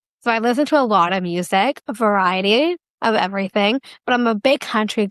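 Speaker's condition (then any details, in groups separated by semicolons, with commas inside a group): Down syndrome; duplicate of the 21st chromosome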